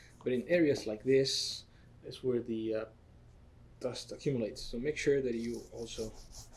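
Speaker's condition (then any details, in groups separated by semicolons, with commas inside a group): No condition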